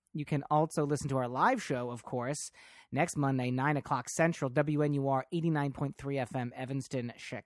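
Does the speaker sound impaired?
No.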